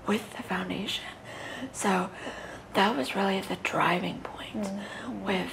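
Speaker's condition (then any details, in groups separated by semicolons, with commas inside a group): Cerebral palsy; very premature birth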